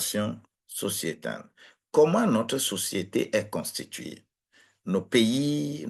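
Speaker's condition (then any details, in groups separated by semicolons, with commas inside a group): No condition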